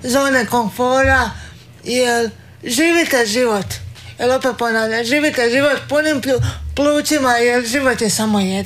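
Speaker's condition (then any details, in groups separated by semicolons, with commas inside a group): Cerebral palsy; wheelchair user, exercises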